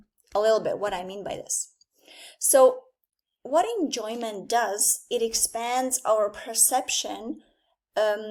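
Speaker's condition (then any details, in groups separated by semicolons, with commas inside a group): No condition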